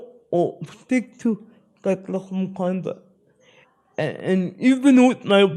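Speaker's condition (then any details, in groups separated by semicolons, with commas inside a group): Spastic cerebral palsy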